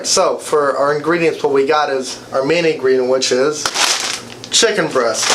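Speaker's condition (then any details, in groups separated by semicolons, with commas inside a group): No condition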